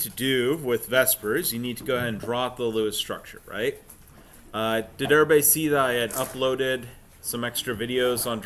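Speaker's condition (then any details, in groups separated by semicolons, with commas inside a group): No condition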